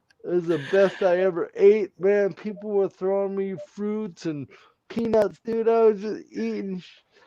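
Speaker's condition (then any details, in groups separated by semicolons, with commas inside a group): Cerebral palsy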